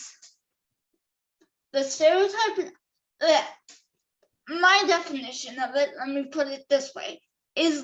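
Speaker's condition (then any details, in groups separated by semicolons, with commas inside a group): Cerebral palsy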